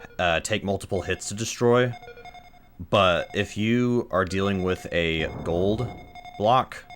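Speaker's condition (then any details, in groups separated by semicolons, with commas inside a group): No condition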